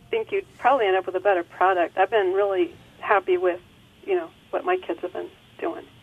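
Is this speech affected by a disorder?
No.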